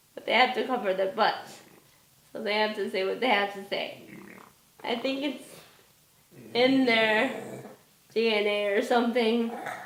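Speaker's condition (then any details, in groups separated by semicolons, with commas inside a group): Cerebral palsy; increased muscle tone, diagnosed in childhood; about 46 years since diagnosis, Botox for tone, physical therapy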